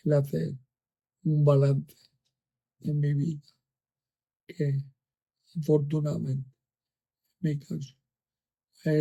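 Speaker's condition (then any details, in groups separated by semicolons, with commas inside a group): Amyotrophic lateral sclerosis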